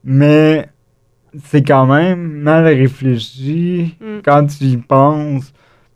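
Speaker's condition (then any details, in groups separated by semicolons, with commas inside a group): Cerebral palsy; acquired, wheelchair user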